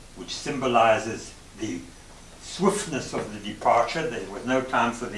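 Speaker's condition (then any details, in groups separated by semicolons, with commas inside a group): No condition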